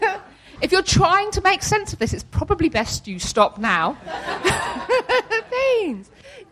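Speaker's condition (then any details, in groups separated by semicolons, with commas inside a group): Tourette's syndrome; neurological, involuntary movements, noises, several daily seizure-like episodes losing body, speech control, support worker; vocal tics interrupting speech, sausage, hedgehog, involuntary swearing and obscene phrases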